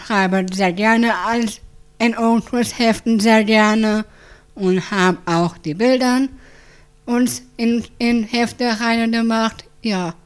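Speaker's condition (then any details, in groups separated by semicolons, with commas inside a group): Down syndrome; trisomy 21, chromosome 21 present three times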